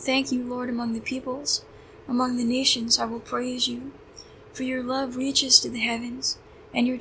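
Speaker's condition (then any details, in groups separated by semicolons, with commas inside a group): No condition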